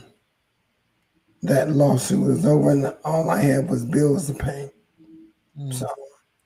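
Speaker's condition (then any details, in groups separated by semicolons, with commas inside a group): ALS; hoarse voice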